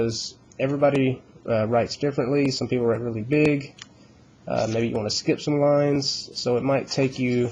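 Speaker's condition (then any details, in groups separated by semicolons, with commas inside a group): No condition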